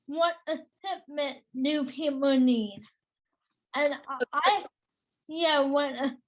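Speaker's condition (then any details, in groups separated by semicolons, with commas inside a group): Cerebral palsy, spastic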